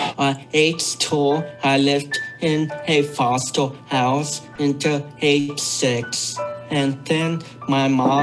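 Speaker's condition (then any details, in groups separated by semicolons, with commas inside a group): Cerebral palsy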